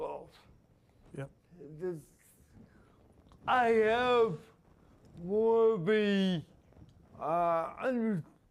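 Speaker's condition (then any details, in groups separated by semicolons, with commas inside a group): Spastic quadriplegia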